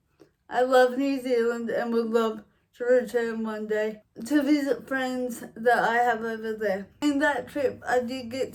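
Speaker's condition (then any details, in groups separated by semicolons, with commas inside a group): Cerebral palsy, mild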